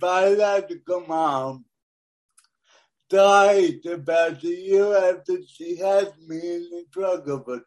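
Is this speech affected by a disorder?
Yes: cerebral palsy; lack of oxygen to brain, born premature, born deaf, no dexterity, types about 10 words a minute; noticeable speech impediment, Siri and speech recognition software cannot understand words, phone listeners hang up.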